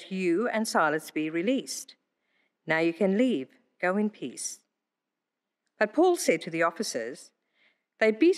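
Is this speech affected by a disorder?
No.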